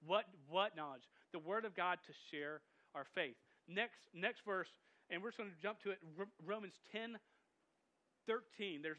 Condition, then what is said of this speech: Stuttering. Any amount of time, some of you are going to freak out about this, but I stutter.